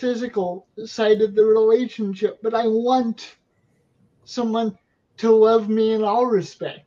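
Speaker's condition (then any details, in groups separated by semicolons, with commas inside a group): Cerebral palsy; wheelchair user, physical therapy; undiagnosed problem over past year and a half, on seven medications including pain medication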